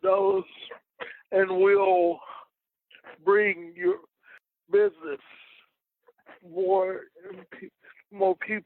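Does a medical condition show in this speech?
Yes: cerebral palsy; uses wheelchair.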